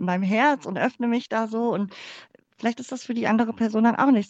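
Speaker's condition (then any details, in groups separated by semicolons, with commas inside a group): Cleft palate; congenital, born in former GDR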